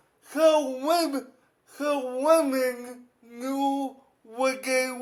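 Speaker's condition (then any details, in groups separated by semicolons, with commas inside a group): Cerebral palsy; affects whole body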